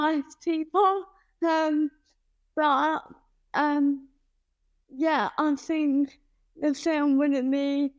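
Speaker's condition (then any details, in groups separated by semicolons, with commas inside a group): Cerebral palsy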